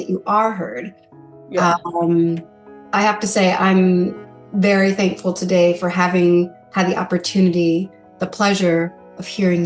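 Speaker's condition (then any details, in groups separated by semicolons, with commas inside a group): No condition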